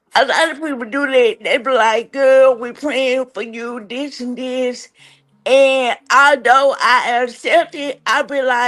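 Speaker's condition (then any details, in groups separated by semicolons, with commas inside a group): Cerebral palsy; recognized around age 3 or 4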